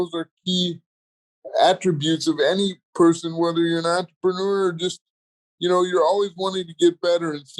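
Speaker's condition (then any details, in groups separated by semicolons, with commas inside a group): Cerebral palsy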